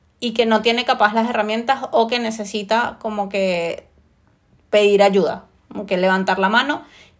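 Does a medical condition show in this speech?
No.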